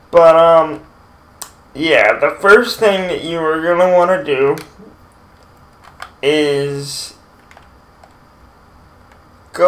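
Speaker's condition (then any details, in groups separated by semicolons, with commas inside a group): Cerebral palsy, mild; speech sometimes affected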